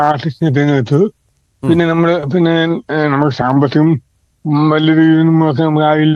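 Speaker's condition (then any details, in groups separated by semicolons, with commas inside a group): Cerebral palsy; present from birth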